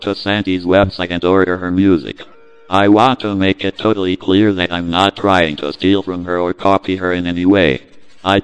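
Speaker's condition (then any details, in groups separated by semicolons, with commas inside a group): Cerebral palsy; deck talk programmed to sing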